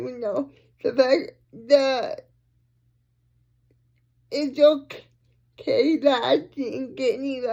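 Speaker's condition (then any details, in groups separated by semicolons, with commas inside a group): Cerebral palsy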